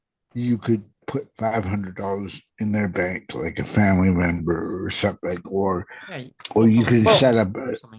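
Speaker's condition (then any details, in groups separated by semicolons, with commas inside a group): Cerebral palsy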